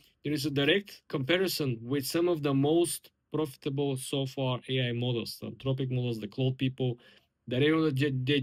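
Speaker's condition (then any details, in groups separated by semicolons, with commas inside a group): No condition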